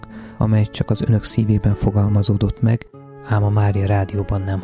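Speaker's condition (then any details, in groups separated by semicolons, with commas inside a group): No condition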